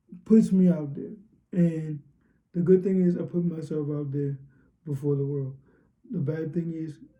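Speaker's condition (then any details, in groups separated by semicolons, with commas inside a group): Cerebral palsy, spastic diplegia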